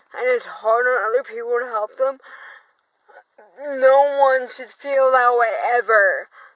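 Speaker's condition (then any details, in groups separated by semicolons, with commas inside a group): Cerebral palsy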